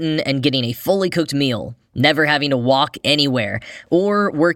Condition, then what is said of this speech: None; typical speech.